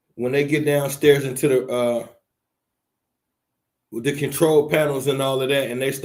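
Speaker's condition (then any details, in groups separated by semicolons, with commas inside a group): No condition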